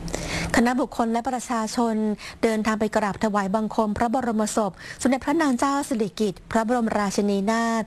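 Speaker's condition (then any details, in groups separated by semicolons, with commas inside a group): No condition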